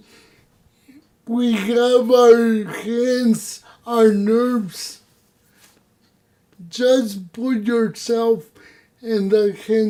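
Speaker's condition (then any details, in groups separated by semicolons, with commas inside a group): Cerebral palsy; no voice control, unusual voice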